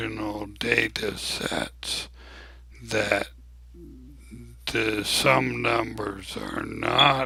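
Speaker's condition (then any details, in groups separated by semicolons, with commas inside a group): ALS; abnormally slow voice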